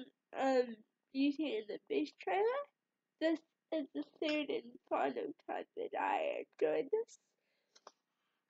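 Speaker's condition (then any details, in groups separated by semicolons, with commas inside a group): Cerebral palsy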